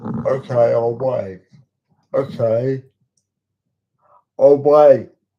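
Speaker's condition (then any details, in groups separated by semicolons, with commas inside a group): Cerebral palsy; talks slowly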